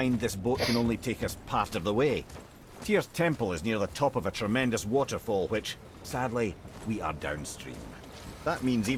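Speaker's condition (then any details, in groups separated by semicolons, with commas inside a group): No condition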